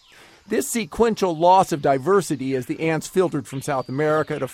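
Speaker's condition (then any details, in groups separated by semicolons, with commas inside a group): No condition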